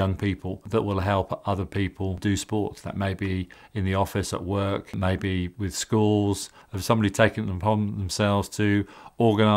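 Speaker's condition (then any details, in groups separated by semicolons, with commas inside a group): No condition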